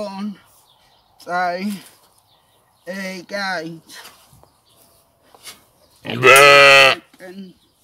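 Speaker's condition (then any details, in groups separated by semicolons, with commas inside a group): Cerebral palsy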